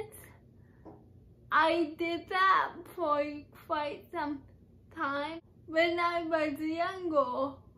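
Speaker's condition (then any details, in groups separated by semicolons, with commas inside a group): Cerebral palsy; uses crutches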